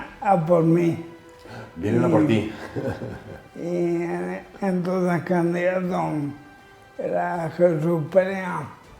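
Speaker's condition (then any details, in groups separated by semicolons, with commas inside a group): Amyotrophic lateral sclerosis (ela)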